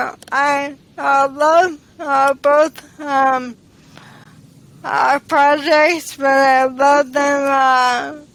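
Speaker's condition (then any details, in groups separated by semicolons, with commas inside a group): ALS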